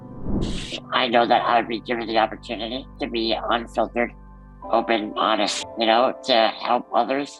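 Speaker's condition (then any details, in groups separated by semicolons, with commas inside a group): Muscular dystrophy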